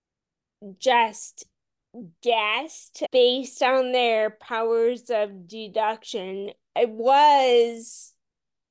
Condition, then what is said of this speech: Ataxia. So initially, I wanted to be a DJ or be a TV presenter, and my voice started getting worse.